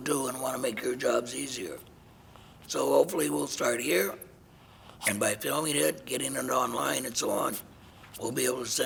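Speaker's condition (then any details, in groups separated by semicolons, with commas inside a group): Laryngectomy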